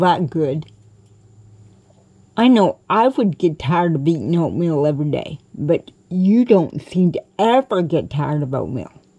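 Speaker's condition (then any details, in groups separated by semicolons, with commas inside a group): Cerebral palsy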